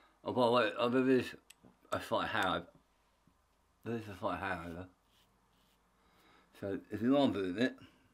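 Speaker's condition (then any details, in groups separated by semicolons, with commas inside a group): Tongue cancer; half tongue removed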